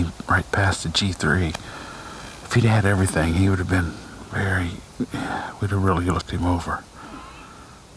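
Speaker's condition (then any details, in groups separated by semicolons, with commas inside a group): No condition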